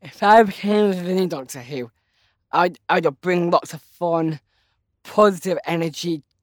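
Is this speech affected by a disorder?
Yes: Down syndrome.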